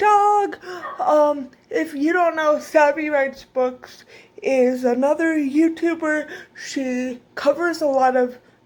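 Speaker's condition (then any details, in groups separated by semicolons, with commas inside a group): Cerebral palsy, severe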